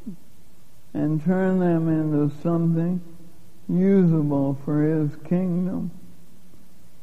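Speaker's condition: Lou Gehrig's disease; given 3 to 5 years to live

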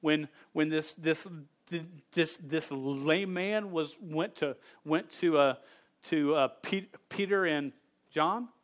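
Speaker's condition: Stutter; stutter since age 5, persisted through teenage years, no successful fix; still stutters, speaking publicly for about 23-24 years; not fully fluent, stuttered on own name as teenager; repeated sounds, repeated words, prolonged sounds

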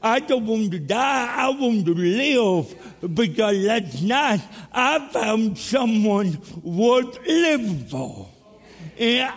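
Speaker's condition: Cerebral palsy; born dead first 18 minutes of life

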